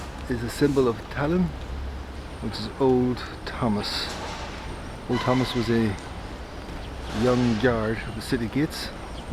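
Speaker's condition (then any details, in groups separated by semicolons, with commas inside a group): No condition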